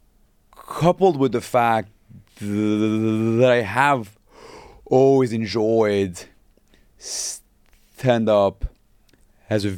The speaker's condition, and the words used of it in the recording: Stuttering. For the benefit of your listeners and viewers, I'll mention right away that I have a stutter.